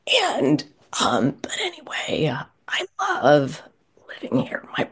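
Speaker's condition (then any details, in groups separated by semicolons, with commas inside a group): Spasmodic dysphonia; year and a half since diagnosis, Vocal therapy, Jim Bostock's Vocal Freedom Program, LA support group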